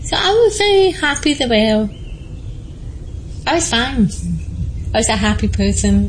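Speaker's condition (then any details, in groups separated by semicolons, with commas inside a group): Deafness, born deaf; congenital deafness, relies on lip reading, sensitive to vibration and air movement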